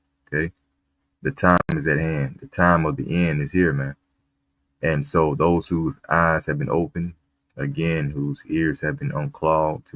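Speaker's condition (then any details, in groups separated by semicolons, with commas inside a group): No condition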